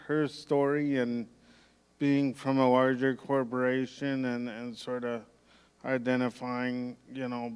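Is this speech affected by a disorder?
Yes: cerebral palsy.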